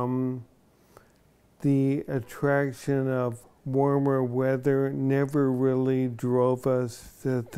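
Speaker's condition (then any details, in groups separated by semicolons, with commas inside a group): ALS; onset in one foot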